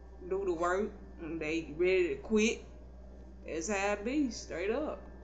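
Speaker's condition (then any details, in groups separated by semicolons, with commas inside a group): Cerebral palsy; not paralyzed, can stand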